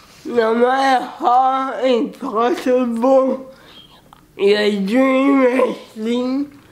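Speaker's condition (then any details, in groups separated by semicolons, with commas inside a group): Cerebral palsy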